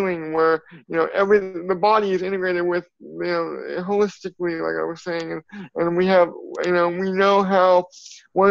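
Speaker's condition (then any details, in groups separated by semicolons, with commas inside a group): Cerebral palsy; from birth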